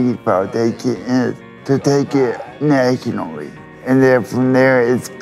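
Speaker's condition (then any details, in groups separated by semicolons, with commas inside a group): Cerebral palsy; relies on caretakers for mobility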